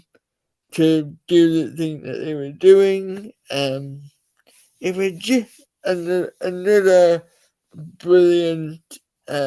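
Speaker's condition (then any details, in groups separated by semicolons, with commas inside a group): Cerebral palsy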